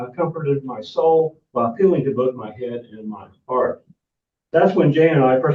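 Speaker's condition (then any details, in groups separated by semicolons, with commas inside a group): No condition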